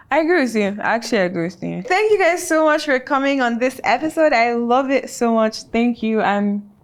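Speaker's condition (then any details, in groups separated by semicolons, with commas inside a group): No condition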